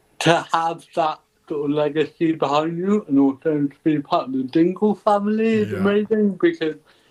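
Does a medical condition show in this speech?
Yes: cerebral palsy; ataxic type.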